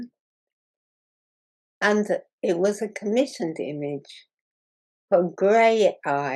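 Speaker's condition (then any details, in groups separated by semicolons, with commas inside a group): Muscular dystrophy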